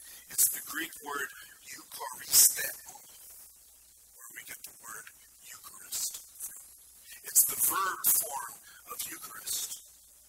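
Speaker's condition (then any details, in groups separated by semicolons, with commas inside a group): No condition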